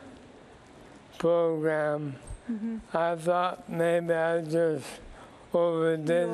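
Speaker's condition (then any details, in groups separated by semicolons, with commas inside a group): ALS; symptoms began about two years ago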